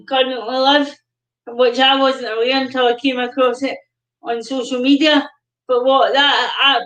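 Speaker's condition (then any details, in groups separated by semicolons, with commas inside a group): Cerebral palsy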